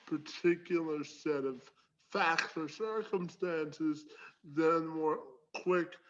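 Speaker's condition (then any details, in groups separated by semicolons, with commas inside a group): Spastic quadriplegic cerebral palsy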